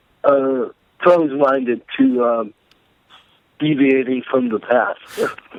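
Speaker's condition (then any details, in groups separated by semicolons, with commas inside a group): Cerebral palsy; may sound drunk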